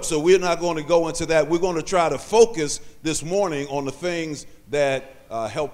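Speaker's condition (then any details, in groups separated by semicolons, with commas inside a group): No condition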